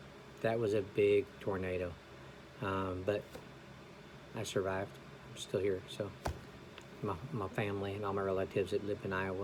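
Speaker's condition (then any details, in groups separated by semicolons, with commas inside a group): No condition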